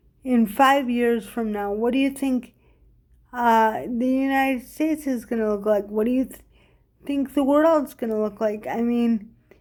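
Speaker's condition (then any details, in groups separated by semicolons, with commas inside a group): Cerebral palsy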